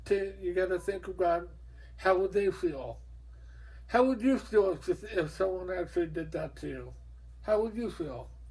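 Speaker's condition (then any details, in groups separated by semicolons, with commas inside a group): Mobius syndrome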